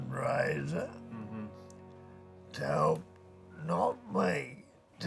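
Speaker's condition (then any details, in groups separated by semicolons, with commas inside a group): MND; speech affected first, can no longer sing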